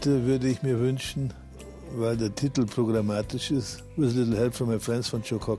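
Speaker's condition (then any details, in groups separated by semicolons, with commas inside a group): Parkinson's disease; almost no tremor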